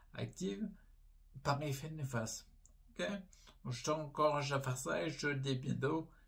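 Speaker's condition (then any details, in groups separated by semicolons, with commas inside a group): Primary progressive multiple sclerosis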